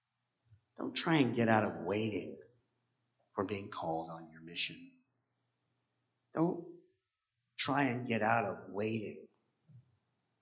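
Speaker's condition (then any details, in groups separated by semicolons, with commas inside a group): Cleft palate; congenital cleft palate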